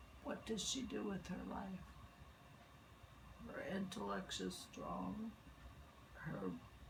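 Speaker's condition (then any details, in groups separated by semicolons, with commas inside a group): Multiple sclerosis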